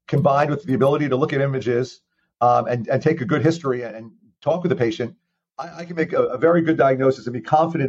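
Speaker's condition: No condition

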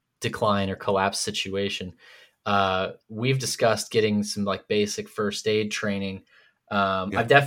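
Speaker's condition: No condition

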